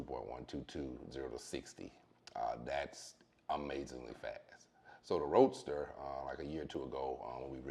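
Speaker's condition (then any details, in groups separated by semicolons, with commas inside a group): No condition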